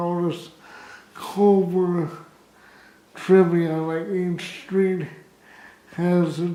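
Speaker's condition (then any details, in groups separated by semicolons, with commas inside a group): Cerebral palsy, spastic, severe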